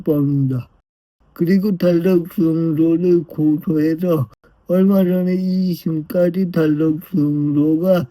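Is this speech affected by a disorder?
Yes: brain lesion disability.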